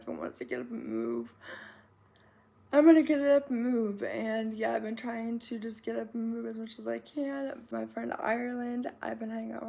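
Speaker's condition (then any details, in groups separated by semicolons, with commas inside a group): Cerebral palsy; muscle tightness, hip replacement; 3 weeks post hip replacement, tight muscles, hamstring tightness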